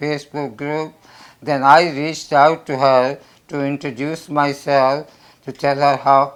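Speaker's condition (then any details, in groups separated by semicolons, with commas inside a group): Tonsil and soft palate cancer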